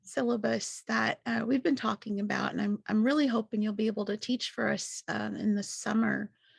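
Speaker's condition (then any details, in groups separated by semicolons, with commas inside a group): No condition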